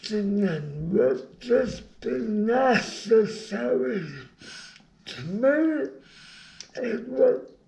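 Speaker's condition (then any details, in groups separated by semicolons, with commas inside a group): Brain injury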